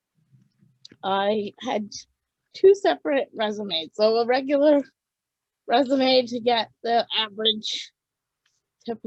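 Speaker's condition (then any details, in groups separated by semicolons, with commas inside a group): Cerebral palsy; birth oxygen deprivation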